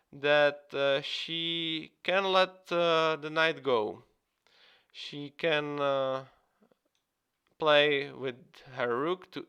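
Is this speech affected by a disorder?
No.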